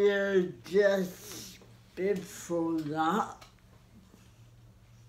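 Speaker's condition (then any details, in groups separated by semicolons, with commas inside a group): Cerebral palsy; spastic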